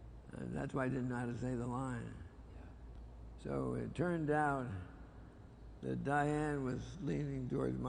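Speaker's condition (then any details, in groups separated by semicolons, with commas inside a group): Parkinson's disease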